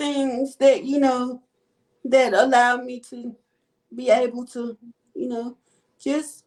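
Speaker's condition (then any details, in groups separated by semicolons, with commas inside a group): Cerebral palsy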